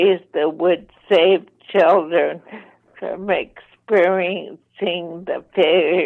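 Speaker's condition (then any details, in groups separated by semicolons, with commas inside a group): ALS, mild; voice slightly impaired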